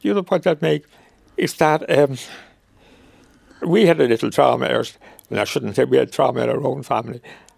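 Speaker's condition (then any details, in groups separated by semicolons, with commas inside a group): Motor neuron disease; wheelchair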